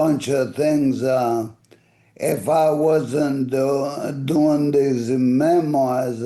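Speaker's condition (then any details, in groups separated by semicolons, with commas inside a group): ALS; voice affected and fading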